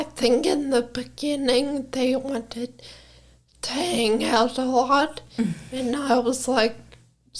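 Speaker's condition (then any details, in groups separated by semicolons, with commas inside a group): Brain injury; caused by brain aneurysm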